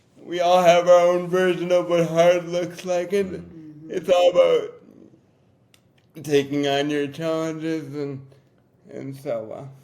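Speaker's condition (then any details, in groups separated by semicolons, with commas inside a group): Cerebral palsy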